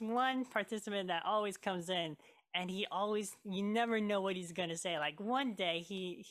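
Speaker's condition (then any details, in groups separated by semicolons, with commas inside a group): Cleft lip and palate; major closure surgery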